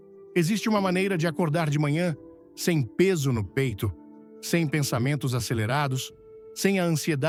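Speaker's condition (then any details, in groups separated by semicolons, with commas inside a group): No condition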